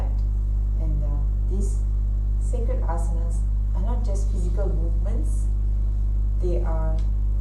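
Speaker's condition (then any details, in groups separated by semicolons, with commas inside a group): No condition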